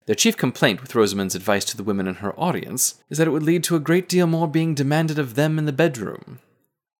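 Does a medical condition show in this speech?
No.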